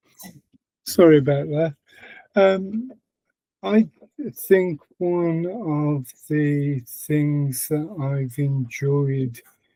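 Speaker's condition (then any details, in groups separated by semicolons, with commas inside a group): Parkinson's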